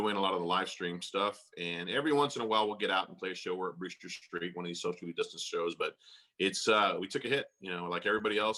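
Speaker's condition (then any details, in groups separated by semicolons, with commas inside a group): No condition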